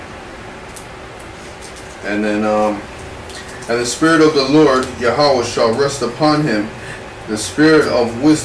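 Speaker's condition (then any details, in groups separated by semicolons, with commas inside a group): No condition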